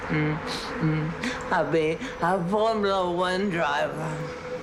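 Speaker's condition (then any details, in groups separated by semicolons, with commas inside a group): Huntington's disease; late stage, declining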